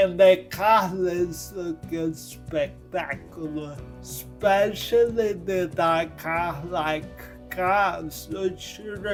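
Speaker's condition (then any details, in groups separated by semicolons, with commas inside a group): Cerebral palsy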